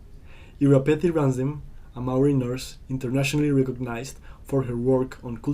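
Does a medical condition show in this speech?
No.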